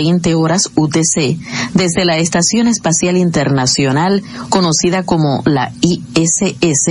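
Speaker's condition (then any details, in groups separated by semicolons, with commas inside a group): No condition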